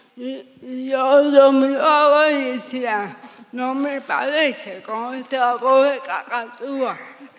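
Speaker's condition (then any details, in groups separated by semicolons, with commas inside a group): Severe cerebral palsy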